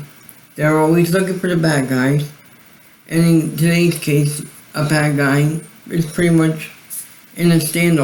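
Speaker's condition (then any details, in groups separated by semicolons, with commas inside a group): Cerebral palsy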